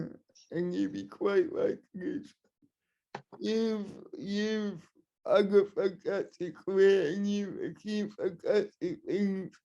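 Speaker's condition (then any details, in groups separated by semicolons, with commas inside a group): Cerebral palsy, spastic and dyskinetic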